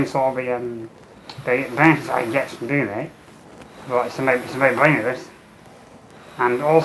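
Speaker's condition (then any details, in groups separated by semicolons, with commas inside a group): Muscular dystrophy; wheelchair user, tracheostomy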